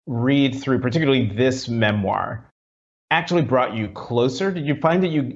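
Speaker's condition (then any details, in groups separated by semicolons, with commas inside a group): No condition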